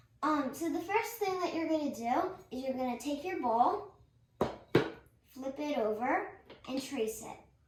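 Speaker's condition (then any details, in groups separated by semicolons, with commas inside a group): No condition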